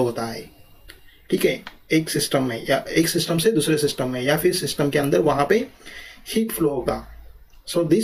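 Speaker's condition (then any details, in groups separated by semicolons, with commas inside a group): No condition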